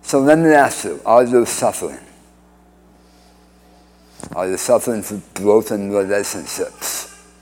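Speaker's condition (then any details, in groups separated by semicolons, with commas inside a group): Speech impediment after cancer surgery; chemotherapy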